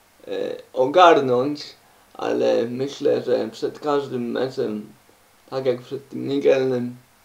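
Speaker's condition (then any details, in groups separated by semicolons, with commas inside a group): Cerebral palsy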